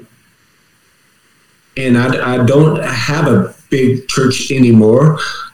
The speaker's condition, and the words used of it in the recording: Aphasia. Writing and speaking was so much slower.